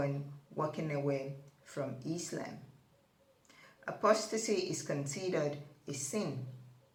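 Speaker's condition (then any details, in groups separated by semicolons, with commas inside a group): No condition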